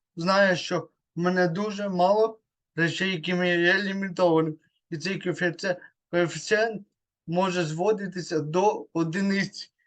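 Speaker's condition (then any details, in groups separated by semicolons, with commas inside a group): Cerebral palsy; third disability group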